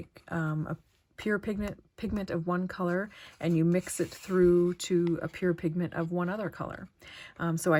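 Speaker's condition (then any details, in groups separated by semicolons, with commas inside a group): No condition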